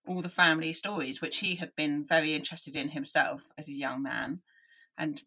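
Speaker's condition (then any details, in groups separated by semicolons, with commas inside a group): Deafness; hopeless and unwieldy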